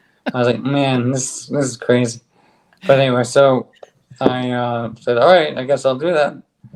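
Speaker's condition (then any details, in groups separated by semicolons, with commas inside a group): ALS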